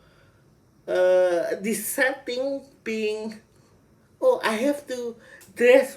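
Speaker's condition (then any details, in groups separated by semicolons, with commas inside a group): Cerebral palsy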